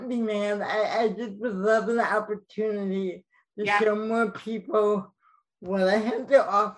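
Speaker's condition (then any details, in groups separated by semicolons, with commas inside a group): Cerebral palsy, mild; speech mildly affected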